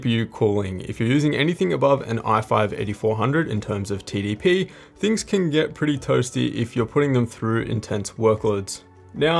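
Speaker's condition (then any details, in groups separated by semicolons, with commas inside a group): No condition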